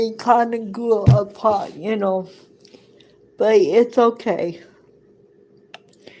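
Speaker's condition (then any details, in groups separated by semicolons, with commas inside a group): Cerebral palsy; present from birth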